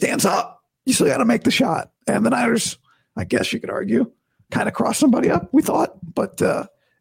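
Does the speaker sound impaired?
Yes: vocal cord surgery recovery; recovering from vocal cord surgery, starting vocal coach physical therapy today, doctor approves talking.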